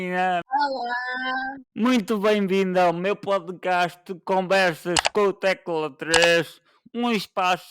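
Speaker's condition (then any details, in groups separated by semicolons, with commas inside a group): Cerebral palsy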